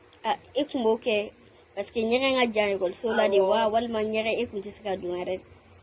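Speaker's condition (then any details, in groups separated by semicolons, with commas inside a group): No condition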